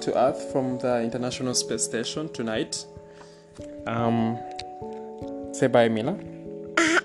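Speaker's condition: No condition

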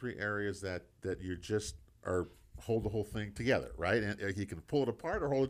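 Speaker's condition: No condition

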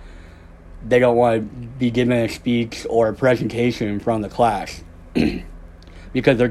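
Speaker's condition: Cleft lip and palate; one more surgery left

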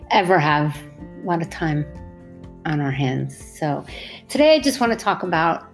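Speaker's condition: No condition

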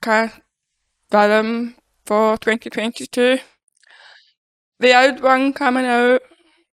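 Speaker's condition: Deafness; congenital deafness, born deaf

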